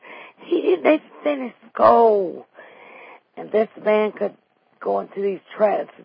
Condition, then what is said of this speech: Vocal cord paralysis. My stroke put me in a wheelchair, and before my stroke, I could sing.